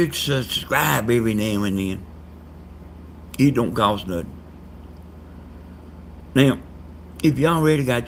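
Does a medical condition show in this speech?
Yes: brain bleed.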